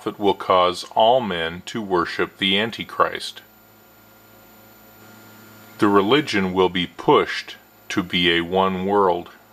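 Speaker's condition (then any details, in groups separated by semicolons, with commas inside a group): No condition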